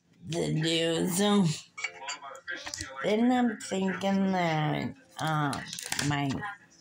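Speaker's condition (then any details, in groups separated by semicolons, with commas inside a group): Muscular dystrophy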